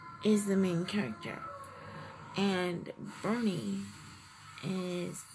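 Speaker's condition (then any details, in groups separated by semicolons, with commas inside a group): Cerebral palsy, triplegia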